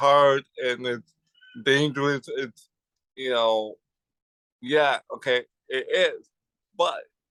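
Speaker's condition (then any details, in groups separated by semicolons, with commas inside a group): Cerebral palsy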